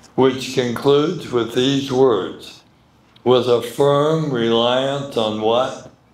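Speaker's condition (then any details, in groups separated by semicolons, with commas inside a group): Medical condition affecting speech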